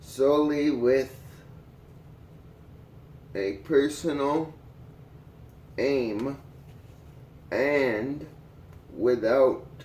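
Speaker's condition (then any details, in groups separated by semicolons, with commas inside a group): Cerebral palsy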